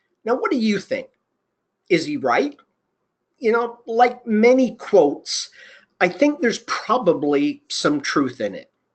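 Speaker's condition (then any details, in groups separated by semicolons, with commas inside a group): No condition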